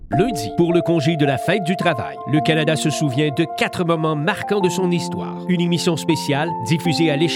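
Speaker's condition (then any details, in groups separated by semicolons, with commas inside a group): No condition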